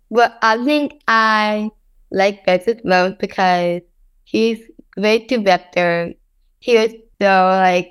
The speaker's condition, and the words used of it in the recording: Down syndrome. My big challenge is speaking clearly and politely so ...